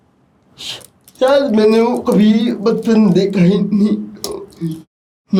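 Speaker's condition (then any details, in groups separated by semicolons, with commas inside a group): Cerebral palsy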